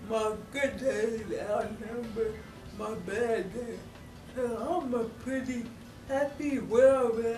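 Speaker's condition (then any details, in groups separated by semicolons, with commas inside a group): Cerebral palsy; cerebral palsy, affects walking and hands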